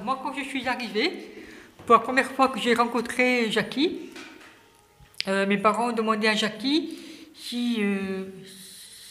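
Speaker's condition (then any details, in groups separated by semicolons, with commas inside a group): Hearing impairment from birth, congenital; able to sing and hear liturgy, speech regained through two years' therapy with Jackie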